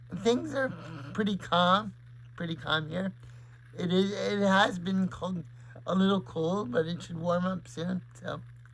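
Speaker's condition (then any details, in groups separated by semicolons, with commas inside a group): Cerebral palsy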